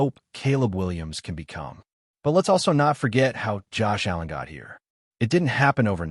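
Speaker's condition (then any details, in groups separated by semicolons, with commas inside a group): No condition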